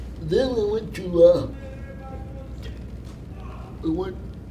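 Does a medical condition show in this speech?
Yes: cerebral palsy; from birth.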